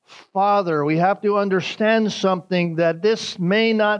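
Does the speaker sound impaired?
No.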